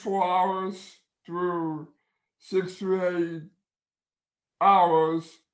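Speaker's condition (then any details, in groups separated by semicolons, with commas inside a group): Down syndrome; about 18 years of therapies through childhood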